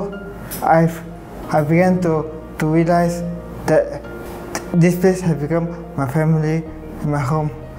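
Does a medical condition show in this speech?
Yes: traumatic brain injury; caused by fire inhalation; needs support to stand, physiotherapy, occupational therapy.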